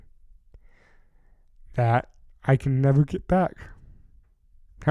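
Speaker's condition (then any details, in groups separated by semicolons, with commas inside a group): Cerebral palsy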